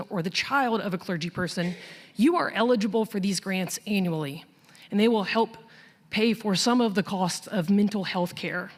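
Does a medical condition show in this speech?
No.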